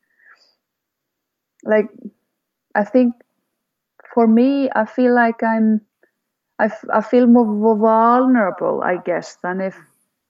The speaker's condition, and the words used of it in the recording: Stuttering. I guess, because I don't stammer an awful lot.